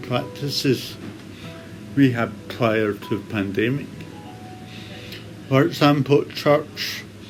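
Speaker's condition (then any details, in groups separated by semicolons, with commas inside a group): Cerebral palsy; complex operation for condition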